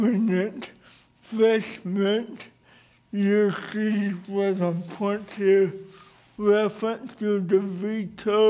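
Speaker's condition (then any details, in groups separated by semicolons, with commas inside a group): Cerebral palsy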